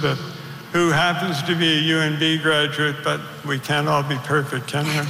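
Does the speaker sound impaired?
Yes: Parkinson's disease; chronic, impaired brain dopamine production; voice may weaken during address, daughter Patricia ready to take over reading; speaking requires intense concentration, thinking and talking together increasingly hard, shouts to compensate.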